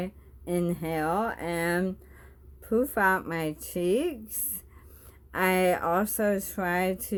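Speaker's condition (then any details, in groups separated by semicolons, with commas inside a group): Bulbar ALS; bulbar onset in lip and tongue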